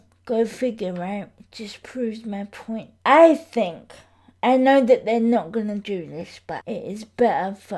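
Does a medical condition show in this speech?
Yes: cerebral palsy.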